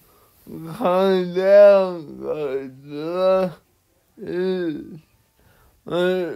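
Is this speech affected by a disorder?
Yes: cerebral palsy; atypical speech.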